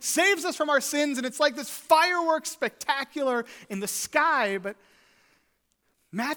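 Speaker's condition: No condition

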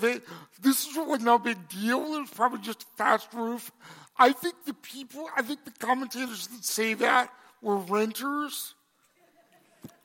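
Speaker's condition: Cerebral palsy; congenital

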